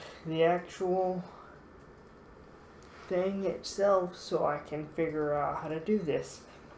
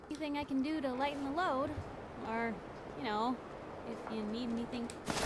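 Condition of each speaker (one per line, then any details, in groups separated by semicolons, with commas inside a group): Cerebral palsy; affects muscle movement, intellect unaffected, eight major surgeries
No condition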